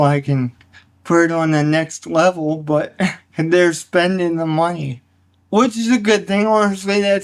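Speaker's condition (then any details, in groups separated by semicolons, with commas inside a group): Cerebral palsy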